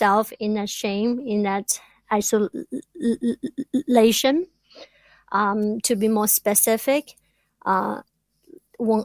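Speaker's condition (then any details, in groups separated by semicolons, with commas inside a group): Stuttering; stuttering since childhood in a village in China, persistent, still stutters after therapy with Dr. Merson; out of stuttering closet, past speech therapy and stuttering support groups; concealed stuttering about 30 years, once could not get one word out presenting; blocks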